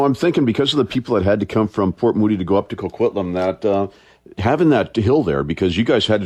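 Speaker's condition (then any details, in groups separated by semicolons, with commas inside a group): No condition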